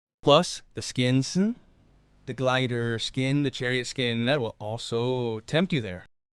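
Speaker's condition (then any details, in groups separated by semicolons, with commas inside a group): No condition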